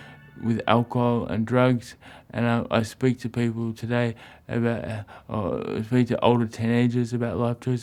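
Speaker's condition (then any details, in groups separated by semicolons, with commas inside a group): Acquired brain injury; accident, alcohol and drugs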